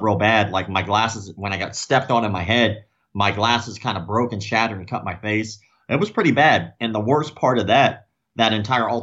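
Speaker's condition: Cleft lip and palate; congenital

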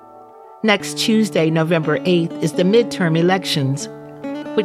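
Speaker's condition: No condition

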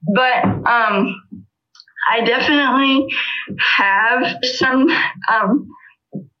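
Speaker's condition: Spastic cerebral palsy; walker since age 3

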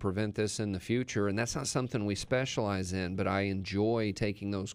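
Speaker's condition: No condition

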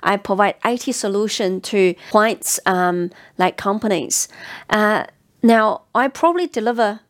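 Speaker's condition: No condition

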